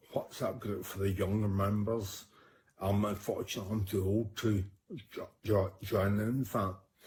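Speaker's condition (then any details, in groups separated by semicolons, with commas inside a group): Idiopathic cerebellar ataxia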